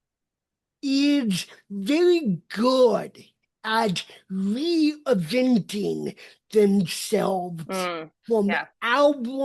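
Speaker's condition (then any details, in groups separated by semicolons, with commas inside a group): Cerebral palsy; uses walker and wheelchair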